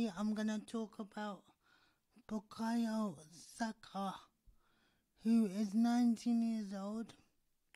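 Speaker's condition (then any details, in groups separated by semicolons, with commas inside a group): Cerebral palsy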